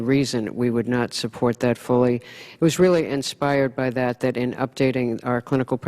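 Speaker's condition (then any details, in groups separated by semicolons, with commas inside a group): No condition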